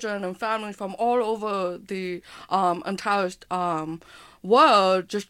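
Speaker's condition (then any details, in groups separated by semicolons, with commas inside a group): Hearing impairment with speech impairment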